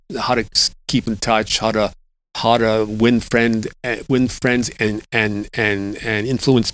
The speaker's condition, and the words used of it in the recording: Stuttering. It comes out when I'm stressed, I'm tired, whatever.